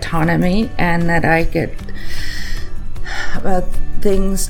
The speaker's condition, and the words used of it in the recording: Aphasia. It's just I can't get the thoughts out with my voice or with my writing.